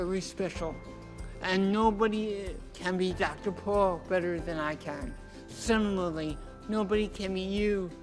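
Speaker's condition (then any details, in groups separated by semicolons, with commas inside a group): Cerebral palsy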